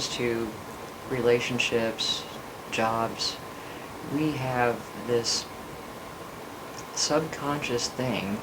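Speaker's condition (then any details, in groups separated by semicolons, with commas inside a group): No condition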